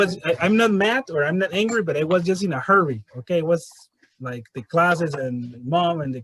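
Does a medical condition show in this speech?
No.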